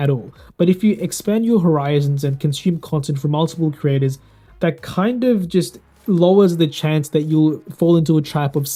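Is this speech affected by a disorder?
No.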